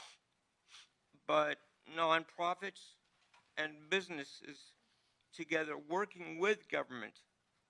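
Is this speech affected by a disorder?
Yes: cerebral palsy; needs ramps.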